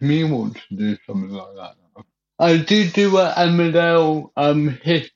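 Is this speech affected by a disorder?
Yes: cerebral palsy; wheelchair.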